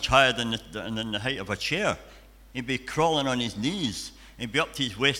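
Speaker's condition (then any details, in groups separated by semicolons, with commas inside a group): Cleft palate and cleft lip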